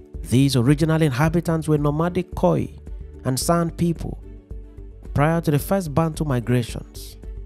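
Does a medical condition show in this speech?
No.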